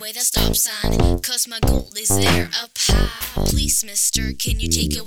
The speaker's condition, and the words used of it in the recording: No condition.